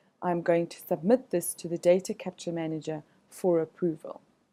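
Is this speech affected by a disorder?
No.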